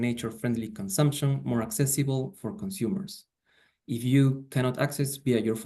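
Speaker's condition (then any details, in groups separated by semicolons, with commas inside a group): No condition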